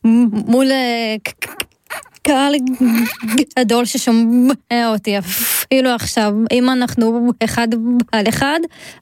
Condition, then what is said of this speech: Stuttering. אם אנחנו אחד על אחד, אני לא מגמגמת, אבל...